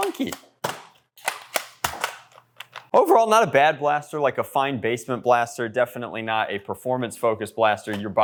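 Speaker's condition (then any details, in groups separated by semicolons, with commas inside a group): No condition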